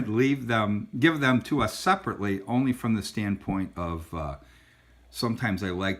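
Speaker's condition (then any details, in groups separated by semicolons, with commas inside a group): No condition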